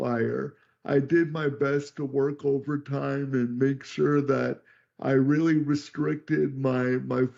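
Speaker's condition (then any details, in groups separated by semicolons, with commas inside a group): Cerebral palsy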